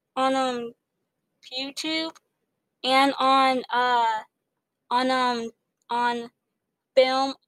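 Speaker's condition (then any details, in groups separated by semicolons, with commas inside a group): Stuttering; voice sounds young; repeated words, prolonged sounds, blocks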